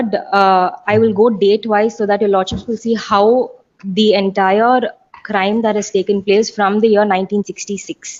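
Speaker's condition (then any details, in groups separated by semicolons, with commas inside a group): No condition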